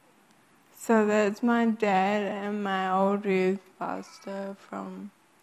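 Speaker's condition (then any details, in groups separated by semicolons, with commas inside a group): Friedreich's ataxia; degenerative, gets worse over time, spinal surgery at 13 for curved spine; progressive, kept getting worse, many things can no longer do, life-limiting; cannot speak if quiet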